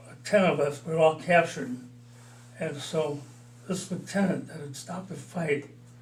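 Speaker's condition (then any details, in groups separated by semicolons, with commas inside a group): Parkinson's disease, mild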